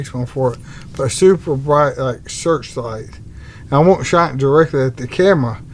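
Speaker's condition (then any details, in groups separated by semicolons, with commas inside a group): ALS; bulbar-upper onset, tongue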